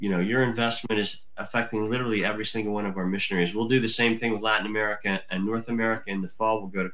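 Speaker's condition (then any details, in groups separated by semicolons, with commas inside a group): Cleft lip and palate; from birth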